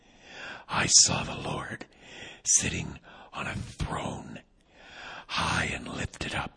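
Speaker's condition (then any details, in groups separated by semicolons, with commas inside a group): Vocal cord paralysis, unilateral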